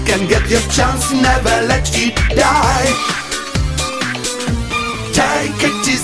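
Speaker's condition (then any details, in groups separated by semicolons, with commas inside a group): No condition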